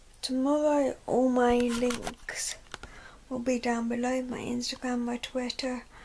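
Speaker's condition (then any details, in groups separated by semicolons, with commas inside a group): Cerebral palsy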